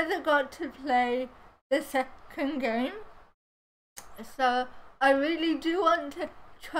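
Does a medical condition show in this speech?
Yes: cerebral palsy.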